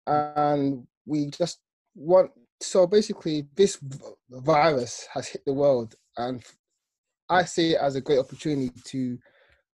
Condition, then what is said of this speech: Stuttering. I feel like right now I express myself in a better way because I'm not speaking, trying not to stutter.